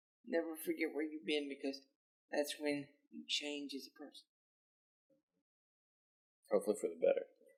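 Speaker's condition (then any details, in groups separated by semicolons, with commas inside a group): Cerebral palsy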